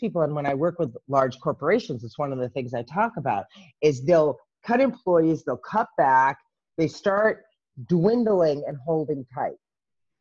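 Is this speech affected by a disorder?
No.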